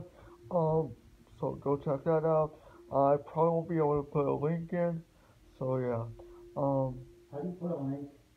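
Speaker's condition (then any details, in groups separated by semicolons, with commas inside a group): Spastic quadriplegic cerebral palsy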